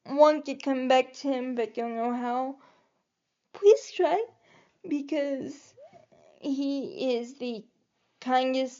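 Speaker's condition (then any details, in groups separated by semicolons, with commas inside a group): Cerebral palsy; able to articulate and speak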